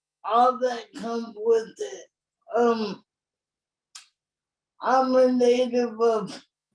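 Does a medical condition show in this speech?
Yes: cerebral palsy; present from birth, premature; age 51.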